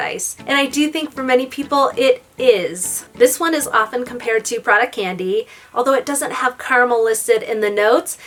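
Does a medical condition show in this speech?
No.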